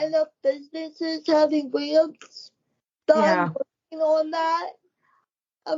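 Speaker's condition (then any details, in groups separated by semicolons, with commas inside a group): Cerebral palsy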